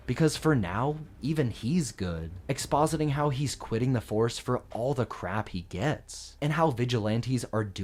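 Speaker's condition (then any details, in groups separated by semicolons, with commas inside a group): No condition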